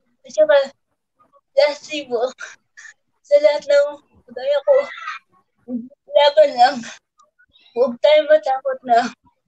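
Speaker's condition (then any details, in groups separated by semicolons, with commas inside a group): Cerebral palsy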